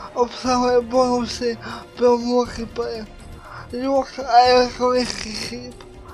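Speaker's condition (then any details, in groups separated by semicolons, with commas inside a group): Cerebral palsy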